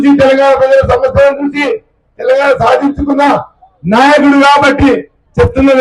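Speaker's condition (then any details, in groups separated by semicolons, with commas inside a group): No condition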